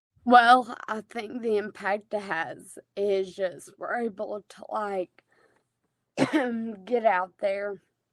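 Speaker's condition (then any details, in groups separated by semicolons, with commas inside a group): Friedreich's ataxia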